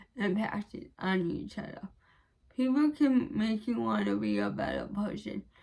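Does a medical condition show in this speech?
Yes: cerebral palsy; balance, coordination and speech affected.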